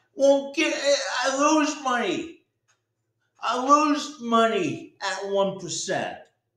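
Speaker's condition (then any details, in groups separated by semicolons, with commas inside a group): Cerebral palsy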